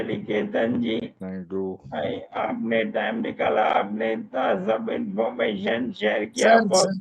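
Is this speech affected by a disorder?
Yes: ALS; speech improved a little.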